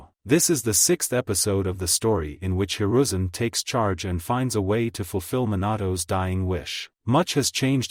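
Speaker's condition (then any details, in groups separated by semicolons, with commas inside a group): No condition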